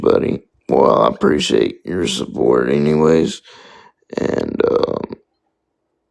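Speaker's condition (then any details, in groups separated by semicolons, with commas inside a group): Spastic quadriplegic cerebral palsy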